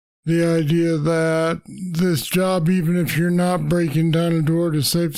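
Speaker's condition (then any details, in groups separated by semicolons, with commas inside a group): Parkinson's disease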